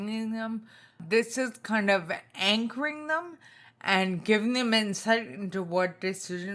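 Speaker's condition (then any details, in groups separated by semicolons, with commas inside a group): Spinocerebellar ataxia type 2, SCA2; tongue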